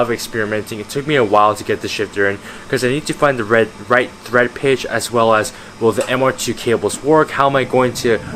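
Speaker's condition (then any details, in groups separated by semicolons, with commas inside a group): No condition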